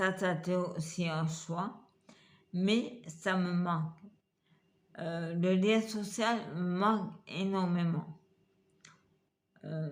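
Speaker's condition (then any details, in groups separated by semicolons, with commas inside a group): Multiple sclerosis; speaking is effortful exercise, speech possibly improving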